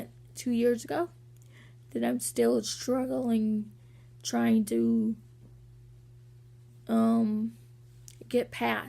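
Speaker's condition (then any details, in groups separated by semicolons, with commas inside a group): Cerebral palsy; walking sometimes hard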